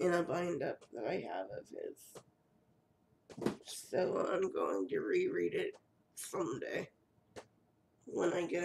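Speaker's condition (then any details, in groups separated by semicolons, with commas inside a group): Cerebral palsy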